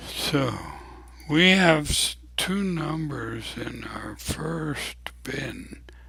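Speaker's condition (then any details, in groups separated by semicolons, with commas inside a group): ALS; abnormally slow voice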